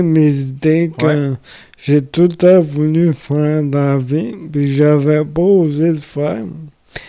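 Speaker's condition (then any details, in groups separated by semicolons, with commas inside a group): Amyotrophic lateral sclerosis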